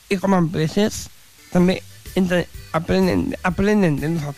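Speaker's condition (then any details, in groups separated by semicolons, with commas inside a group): Down syndrome; describes self as very talkative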